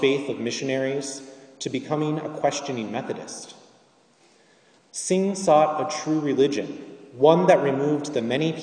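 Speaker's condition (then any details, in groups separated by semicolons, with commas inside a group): No condition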